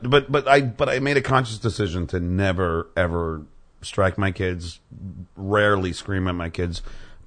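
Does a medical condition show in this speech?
Yes: stuttering; stuttering since about age 5, attributed to trauma of father beating sister; noticeably stutters when asking an awkward personal question, others comment on it; here repeated sounds, repeated words.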